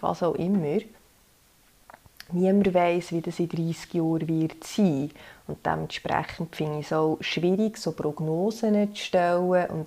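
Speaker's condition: No condition

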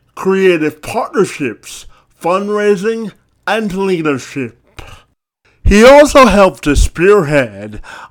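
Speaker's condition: Cerebral palsy, spastic quadriplegia

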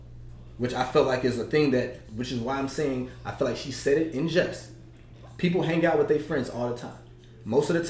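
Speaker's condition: No condition

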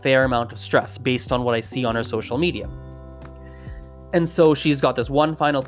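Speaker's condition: No condition

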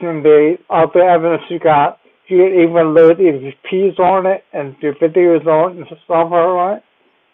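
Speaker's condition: Cerebellar ataxia; team helps up and down stairs

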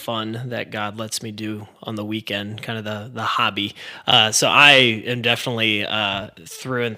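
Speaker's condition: No condition

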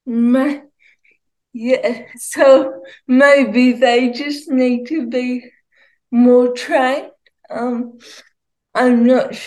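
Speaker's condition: Cerebral palsy, ataxia; mostly uses wheelchair

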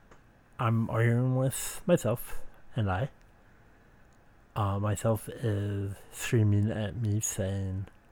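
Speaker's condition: Speech impediment

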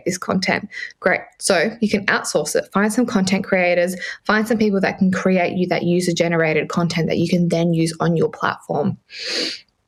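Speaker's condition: No condition

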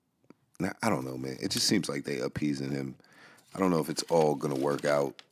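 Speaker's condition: No condition

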